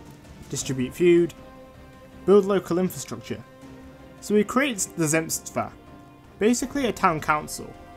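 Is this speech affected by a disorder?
No.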